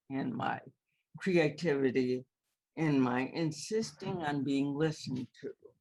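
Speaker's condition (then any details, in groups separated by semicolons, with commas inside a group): Cerebral palsy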